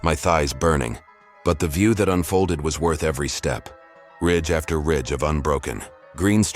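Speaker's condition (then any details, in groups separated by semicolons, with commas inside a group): No condition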